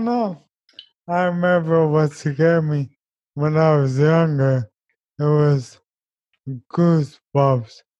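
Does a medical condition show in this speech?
Yes: ALS; young onset, diagnosed age 29, progressive neurodegenerative, affects walking, speech and eventually breathing.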